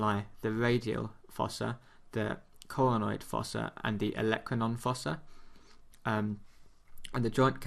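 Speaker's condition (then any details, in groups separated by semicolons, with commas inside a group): No condition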